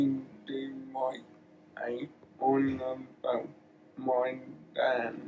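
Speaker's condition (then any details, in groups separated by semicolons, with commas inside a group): Cerebral palsy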